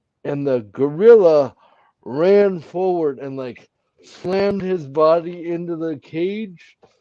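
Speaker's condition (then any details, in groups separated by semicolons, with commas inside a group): Cerebral palsy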